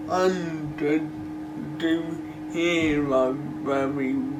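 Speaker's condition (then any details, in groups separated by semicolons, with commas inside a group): Cerebral palsy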